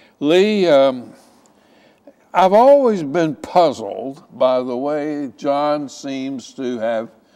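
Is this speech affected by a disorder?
No.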